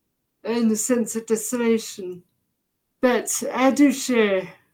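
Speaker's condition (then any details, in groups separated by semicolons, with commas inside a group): Deafness; effectively profoundly deaf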